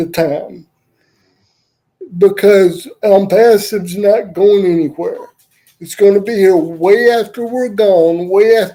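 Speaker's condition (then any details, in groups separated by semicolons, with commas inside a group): Cerebral palsy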